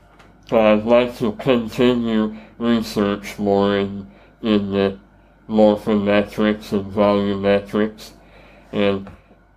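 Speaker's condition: Treacher Collins syndrome; tracheostomy

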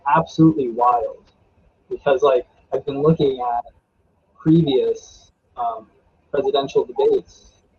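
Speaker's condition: No condition

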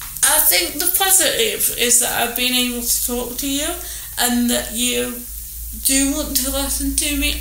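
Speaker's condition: Cerebral palsy; unable to stand

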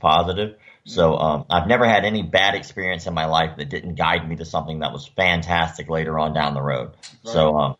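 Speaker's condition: Cleft lip and palate; surgically repaired

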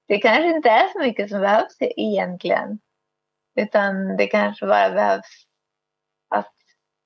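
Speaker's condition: Cerebral palsy, spastic

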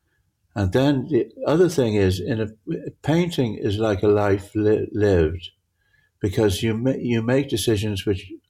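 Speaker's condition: Parkinson's; grouped objects merge together

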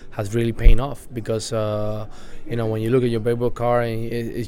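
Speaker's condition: No condition

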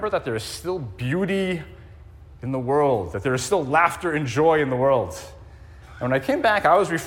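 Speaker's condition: No condition

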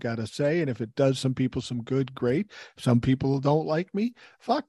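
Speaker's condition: No condition

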